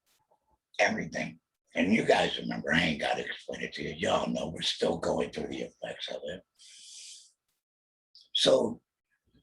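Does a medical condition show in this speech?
Yes: total laryngectomy.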